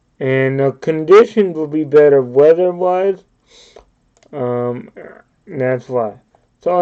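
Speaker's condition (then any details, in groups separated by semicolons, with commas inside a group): Cerebral palsy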